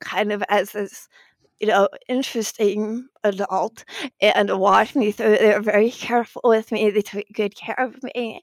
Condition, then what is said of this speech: Spasmodic dysphonia. So I think what you're asking is for me to talk a little bit about my vocal issues.